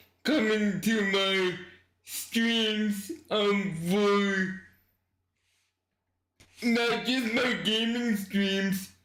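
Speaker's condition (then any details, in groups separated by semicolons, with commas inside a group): Cerebral palsy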